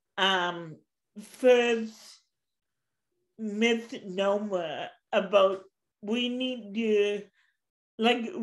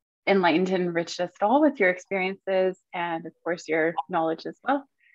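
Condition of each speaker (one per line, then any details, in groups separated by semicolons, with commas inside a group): Cerebral palsy; since birth, walks with walker
No condition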